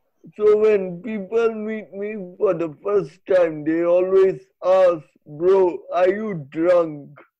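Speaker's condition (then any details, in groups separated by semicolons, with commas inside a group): Cerebral palsy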